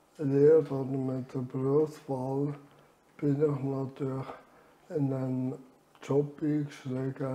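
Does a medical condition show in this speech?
Yes: amyotrophic lateral sclerosis.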